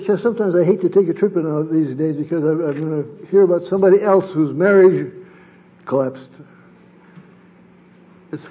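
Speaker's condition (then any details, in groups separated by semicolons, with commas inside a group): Parkinson's disease; sleep disrupted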